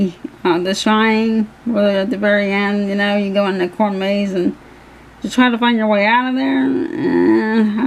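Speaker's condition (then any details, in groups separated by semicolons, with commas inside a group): Cerebral palsy; hands affected, shaking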